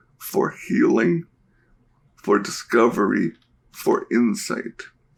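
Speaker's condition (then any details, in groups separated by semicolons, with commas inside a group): Cerebral palsy; diagnosed at birth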